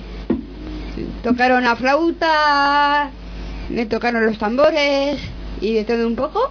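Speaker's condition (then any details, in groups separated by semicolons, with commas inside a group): Down syndrome; reads news item aloud on live radio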